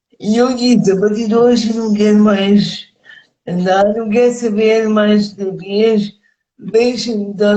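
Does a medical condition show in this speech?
Yes: cerebral palsy; speech affected.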